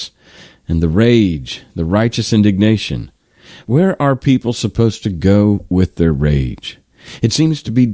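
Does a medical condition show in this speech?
No.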